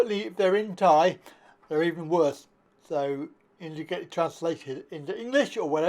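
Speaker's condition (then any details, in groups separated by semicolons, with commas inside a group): Cerebral palsy; back surgery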